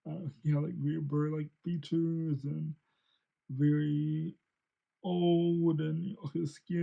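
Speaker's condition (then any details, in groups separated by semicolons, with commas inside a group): Cerebral palsy; since birth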